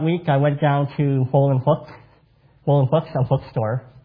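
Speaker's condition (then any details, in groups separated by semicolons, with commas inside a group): Cleft palate; congenital cleft palate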